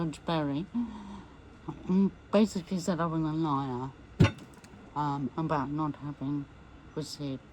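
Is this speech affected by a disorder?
Yes: MND; voice may be difficult to understand.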